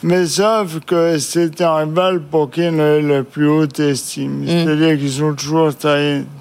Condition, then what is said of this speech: ALS (motor neuron disease). Je pense que les spectateurs sont en train mm. d'augmenter le son de leur télé, mm. voire de zapper.